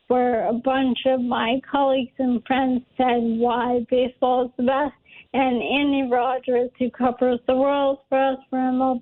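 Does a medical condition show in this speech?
Yes: ALS; diagnosed a while back, diagnosis announced last year ahead of postseason.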